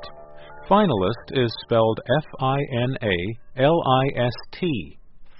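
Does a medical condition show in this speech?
No.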